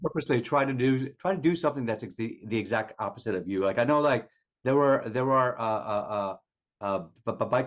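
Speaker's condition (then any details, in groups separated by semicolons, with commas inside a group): Stutter; stutter since childhood, severe growing up, singing to avoid talking; age 50, still stutters, occasionally gets stuck, uses speech structure and techniques to manage blocks; trouble with l, sometimes r, cannot always say own name, inserts pauses, fillers; repeated sounds, repeated words, blocks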